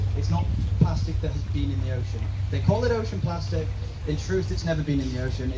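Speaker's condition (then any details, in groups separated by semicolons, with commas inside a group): No condition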